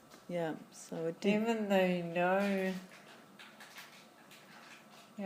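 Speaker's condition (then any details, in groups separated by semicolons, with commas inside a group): Friedreich's ataxia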